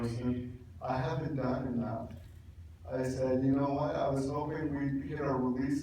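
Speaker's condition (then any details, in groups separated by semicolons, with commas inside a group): Cerebral palsy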